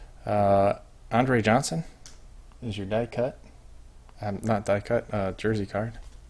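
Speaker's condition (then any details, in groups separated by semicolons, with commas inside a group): No condition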